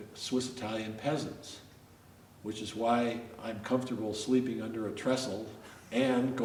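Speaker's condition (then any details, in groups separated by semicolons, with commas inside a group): No condition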